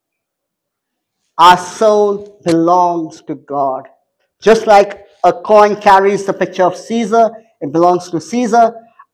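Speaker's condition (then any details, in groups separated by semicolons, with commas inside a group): Cleft palate; congenital cleft palate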